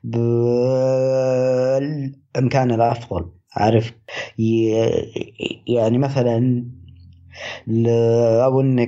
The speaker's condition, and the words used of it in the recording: Stuttering. وبنفس الوقت قاعد آه، أعاني من ناحية التأتأة ومن ناحية آه، التواصل مع الناس